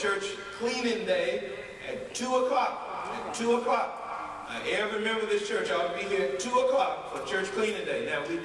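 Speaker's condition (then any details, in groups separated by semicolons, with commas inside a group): No condition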